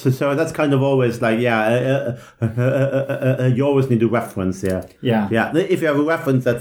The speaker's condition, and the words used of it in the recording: Stuttering. Well, I think I was quite happy because often at stuttering conferences, I'm stuttering severely.